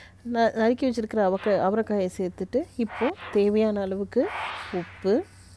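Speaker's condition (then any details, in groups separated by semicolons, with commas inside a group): No condition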